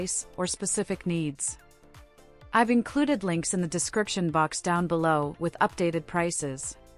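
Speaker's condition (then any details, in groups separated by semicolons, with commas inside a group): No condition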